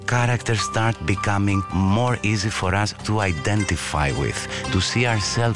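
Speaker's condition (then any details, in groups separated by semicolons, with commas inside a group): No condition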